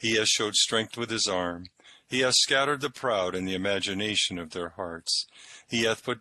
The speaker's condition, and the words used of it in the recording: None; typical speech.